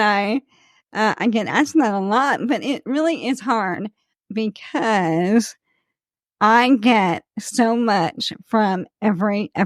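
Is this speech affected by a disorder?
Yes: ALS; speech slightly slurred.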